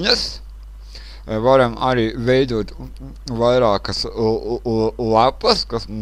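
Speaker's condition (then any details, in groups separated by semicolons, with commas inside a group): Cerebral palsy; since birth; speech not very clear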